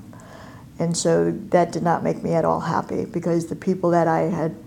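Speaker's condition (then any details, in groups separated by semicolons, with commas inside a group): Cleft palate and cleft lip; facial reconstruction at Lackland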